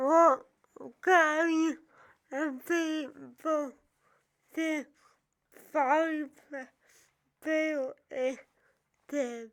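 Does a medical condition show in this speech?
Yes: cerebral palsy; from birth.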